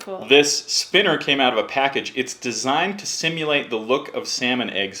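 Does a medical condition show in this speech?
No.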